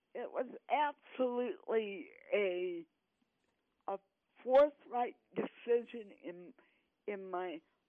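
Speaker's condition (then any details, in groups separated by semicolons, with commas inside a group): Cerebral palsy; 18 years of speech therapy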